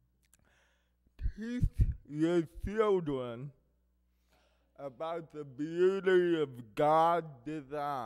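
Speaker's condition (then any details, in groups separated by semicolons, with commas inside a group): Cerebral palsy; affects hearing and speech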